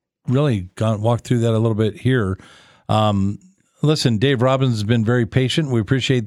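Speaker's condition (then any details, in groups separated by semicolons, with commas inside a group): No condition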